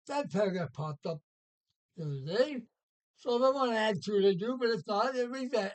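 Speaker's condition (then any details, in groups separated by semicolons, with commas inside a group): Parkinson's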